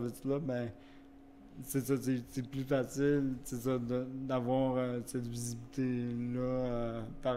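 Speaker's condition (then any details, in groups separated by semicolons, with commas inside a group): Cerebral palsy; wheelchair use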